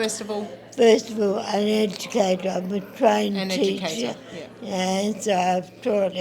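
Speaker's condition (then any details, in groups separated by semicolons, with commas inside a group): Acquired brain injury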